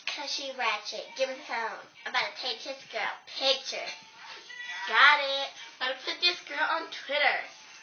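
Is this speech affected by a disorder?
No.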